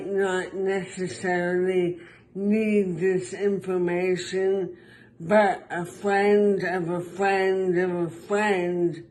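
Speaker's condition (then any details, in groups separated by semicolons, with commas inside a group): Traumatic brain injury; could not blow out candles for years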